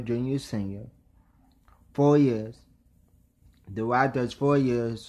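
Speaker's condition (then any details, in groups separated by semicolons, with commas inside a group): Traumatic brain injury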